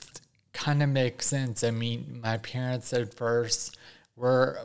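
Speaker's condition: Ataxia after strokes, mild; ataxia with uncoordinated movements and weakness after four strokes

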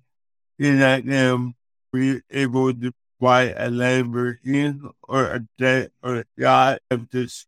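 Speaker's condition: Cerebral palsy; affects speech

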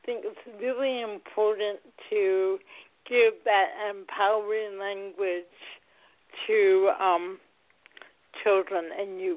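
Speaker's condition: Cerebral palsy, mild

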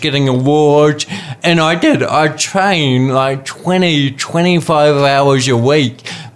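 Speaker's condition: Cerebral palsy; stopped childhood therapies

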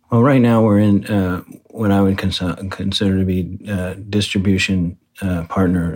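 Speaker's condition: Parkinson's disease; right-side weakness at onset, diagnosed by neurologist, confirmed by second opinion, heavy weightlifting slows progression; about 6 years since diagnosis, low medication first 3 years, more as symptoms worsen

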